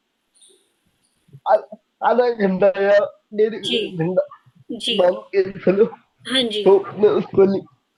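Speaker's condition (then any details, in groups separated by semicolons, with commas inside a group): Cerebral palsy; could not speak as a child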